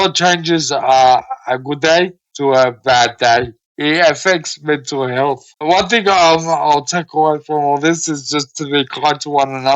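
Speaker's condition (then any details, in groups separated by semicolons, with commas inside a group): Cerebral palsy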